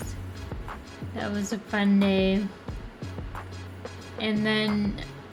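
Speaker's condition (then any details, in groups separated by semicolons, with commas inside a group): Friedreich's ataxia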